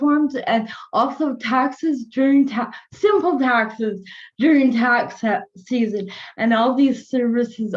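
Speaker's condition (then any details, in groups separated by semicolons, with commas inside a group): Cerebral palsy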